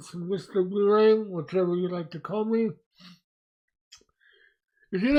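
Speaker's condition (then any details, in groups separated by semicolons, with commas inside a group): Mobius syndrome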